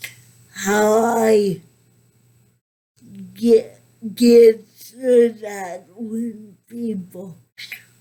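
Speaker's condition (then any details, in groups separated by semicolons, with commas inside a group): Cerebral palsy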